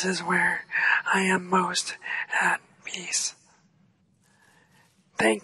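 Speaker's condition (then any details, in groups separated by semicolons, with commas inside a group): ALS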